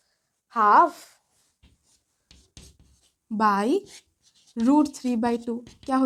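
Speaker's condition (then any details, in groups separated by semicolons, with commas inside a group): No condition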